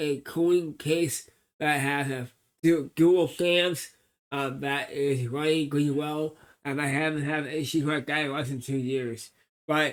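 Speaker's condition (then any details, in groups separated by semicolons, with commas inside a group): Cerebral palsy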